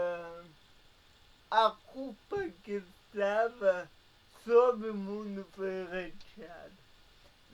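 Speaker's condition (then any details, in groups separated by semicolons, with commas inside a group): Paralysis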